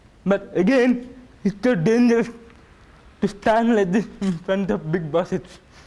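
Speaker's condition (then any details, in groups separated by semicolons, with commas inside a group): Cerebral palsy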